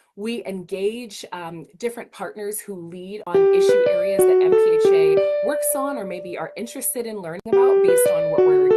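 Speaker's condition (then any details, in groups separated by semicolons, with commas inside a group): No condition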